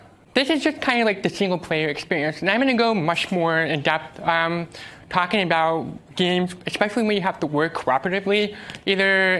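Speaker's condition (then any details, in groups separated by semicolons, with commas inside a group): Deafness; uses American Sign Language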